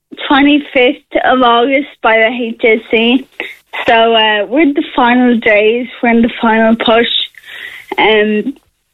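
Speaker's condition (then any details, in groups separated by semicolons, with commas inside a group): Friedreich's ataxia; progressive neuromuscular disease, nerve damage, muscle weakness, mobility loss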